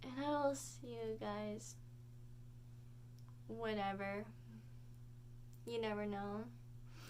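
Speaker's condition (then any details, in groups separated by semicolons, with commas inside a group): Cerebral palsy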